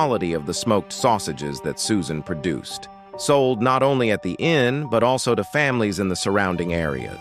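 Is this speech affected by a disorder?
No.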